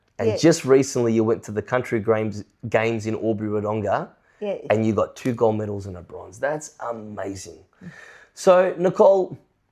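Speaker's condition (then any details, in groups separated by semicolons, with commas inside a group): No condition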